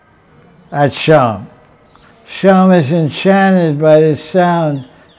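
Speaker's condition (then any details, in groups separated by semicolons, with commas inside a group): Deafness; reads translations aloud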